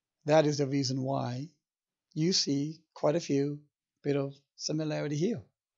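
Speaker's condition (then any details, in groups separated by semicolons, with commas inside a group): No condition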